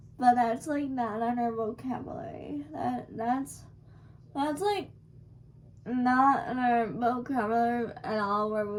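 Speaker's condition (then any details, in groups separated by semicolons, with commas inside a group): Cerebral palsy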